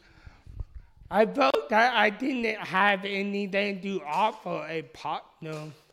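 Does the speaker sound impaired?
Yes: speech impediment; initially misdiagnosed.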